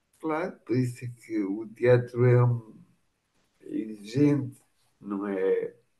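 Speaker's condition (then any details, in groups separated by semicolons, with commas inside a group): Machado-Joseph disease (sca3)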